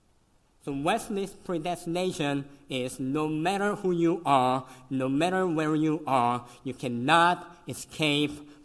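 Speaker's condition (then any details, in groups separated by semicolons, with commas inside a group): Cleft lip and palate, severe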